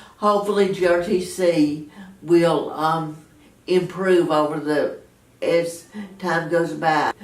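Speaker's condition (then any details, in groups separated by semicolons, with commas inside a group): Cerebral palsy, mild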